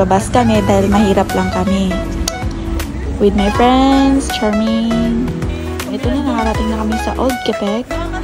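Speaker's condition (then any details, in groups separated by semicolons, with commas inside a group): No condition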